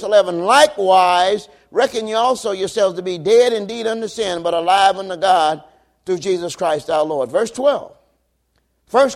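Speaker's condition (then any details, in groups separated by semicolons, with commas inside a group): No condition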